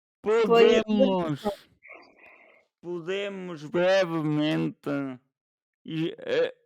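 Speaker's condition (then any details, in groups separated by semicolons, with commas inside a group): Cerebral palsy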